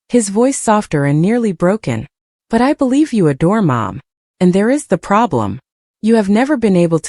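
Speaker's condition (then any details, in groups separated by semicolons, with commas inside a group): No condition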